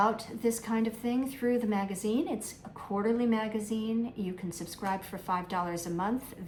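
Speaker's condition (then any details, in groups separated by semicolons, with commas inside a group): No condition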